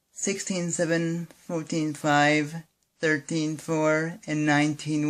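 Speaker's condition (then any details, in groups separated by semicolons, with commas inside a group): Cerebral palsy; speaks fast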